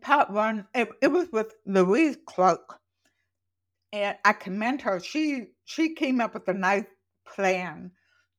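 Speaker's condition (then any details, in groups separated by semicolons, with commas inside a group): Profoundly deaf, congenital; born profoundly deaf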